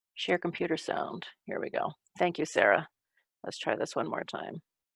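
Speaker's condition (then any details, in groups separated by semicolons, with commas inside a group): No condition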